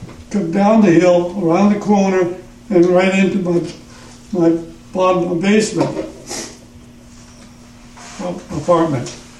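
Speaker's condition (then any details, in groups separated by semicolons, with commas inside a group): Parkinson's; trouble in the throat while speaking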